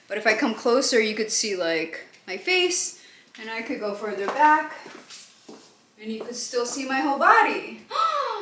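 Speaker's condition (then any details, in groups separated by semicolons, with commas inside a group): No condition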